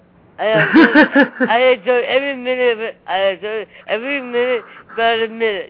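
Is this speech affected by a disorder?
Yes: Down syndrome; present from birth.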